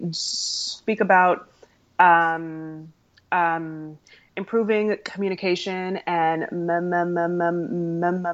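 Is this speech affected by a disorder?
Yes: stuttering; stuttering since around age 3, past speech therapy, largely stopped talking for about 5 years; still stutters, including when saying own name; formerly hid stuttering by switching words, deep breaths, fillers like ums and ahs, avoided talking; here repeated sounds, prolonged sounds.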